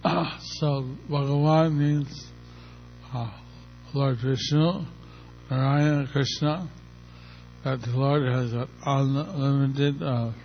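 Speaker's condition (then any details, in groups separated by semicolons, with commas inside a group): Stroke; unsure listeners understand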